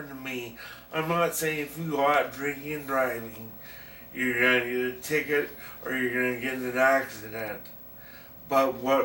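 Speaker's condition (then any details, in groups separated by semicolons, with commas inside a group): Brain injury; accident; years after accident at 18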